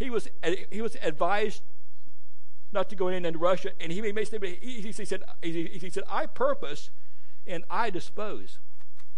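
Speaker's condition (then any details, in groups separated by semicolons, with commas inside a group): Stuttering; once felt speech made preaching impossible; preaching a sermon, prays for clarity of speech; jokes listeners probably haven't noticed; repeated sounds, repeated words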